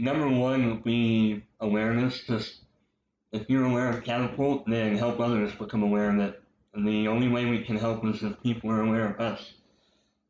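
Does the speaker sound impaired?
Yes: cleft lip and palate, popliteal pterygium syndrome; speech impediment from cleft lip and palate.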